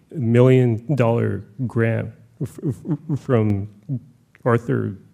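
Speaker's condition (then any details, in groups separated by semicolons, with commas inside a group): Stuttering; blocks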